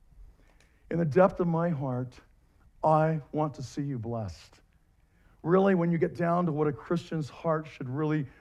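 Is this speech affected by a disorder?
No.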